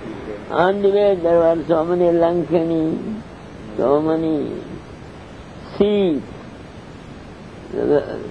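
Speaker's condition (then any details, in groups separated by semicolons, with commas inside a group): Deafness; cannot hear audience questions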